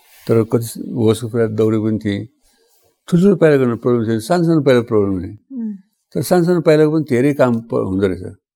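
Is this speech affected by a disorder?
Yes: Parkinson's disease; elderly; slurred, jumbled speech, sometimes hard to understand, sometimes sounds fine, dry mouth.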